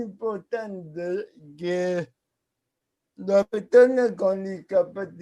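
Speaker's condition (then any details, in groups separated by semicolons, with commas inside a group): Cerebral palsy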